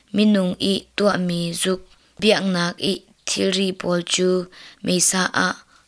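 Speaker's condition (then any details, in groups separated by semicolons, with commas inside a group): No condition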